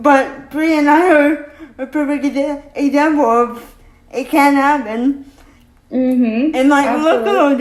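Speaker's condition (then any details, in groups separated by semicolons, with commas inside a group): Cerebral palsy; can speak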